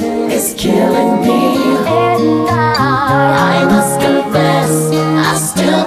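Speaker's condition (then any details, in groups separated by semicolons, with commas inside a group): No condition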